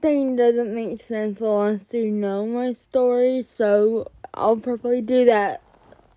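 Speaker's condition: Cerebral palsy; more jerking in class

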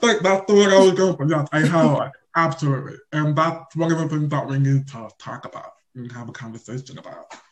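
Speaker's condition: Deaf or hard of hearing; does not hear everything

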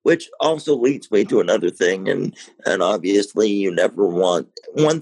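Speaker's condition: Cerebral palsy, mild

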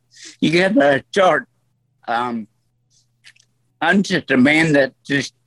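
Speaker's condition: Stroke; voice altered since stroke, lasting effect

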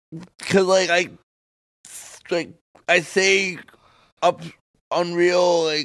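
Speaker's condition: Stuttering; uses stutter in stand-up, studies Anthony Jeselnik repeating phrases twice for emphasis; prolonged sounds

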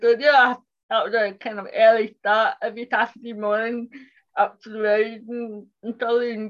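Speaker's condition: Cerebral palsy; speech impairment

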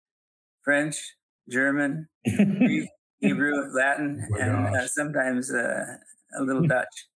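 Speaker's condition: Parkinson's; still teaching and speaking publicly

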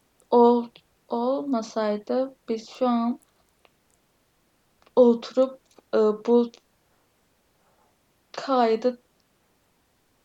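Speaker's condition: Stuttering; other stutterers in family, attends stuttering self-help groups; frequent part-word and syllable repetitions, fillers, heavy stuttering; repeated sounds

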